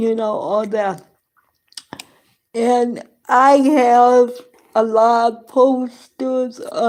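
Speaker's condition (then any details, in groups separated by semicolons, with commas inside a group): Cerebral palsy; present from birth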